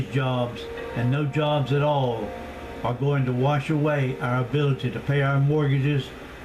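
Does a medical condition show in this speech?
No.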